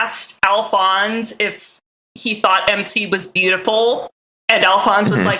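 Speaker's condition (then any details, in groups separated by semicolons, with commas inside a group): No condition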